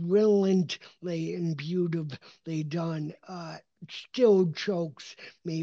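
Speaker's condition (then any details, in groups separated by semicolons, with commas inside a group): Cerebral palsy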